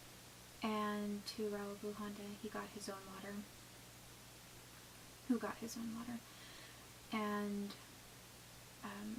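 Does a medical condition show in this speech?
No.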